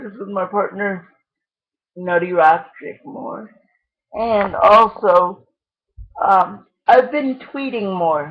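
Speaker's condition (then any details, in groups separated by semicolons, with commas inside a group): Cerebral palsy; lifelong, wheelchair user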